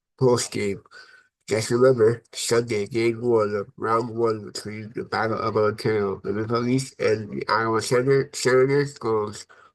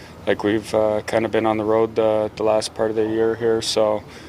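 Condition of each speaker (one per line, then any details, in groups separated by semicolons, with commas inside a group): Cerebral palsy; from birth, affects brain and body muscles
No condition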